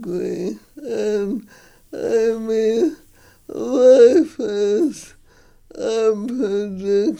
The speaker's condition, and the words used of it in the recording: ALS (motor neuron disease). Well, I would say I have progressed in some ways. It has become more difficult for me to talk.